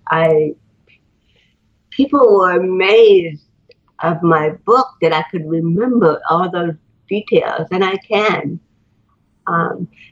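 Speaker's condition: Cerebral palsy; botox

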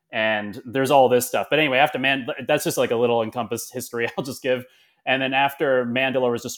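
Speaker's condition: No condition

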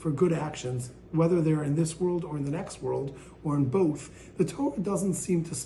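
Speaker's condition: No condition

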